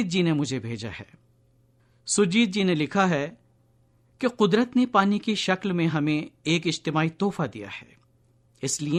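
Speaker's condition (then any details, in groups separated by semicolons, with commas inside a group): No condition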